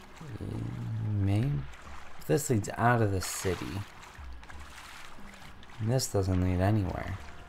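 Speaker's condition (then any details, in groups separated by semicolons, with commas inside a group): No condition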